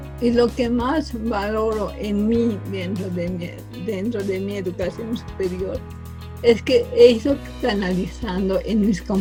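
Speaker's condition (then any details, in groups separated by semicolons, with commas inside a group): Cerebral palsy from birth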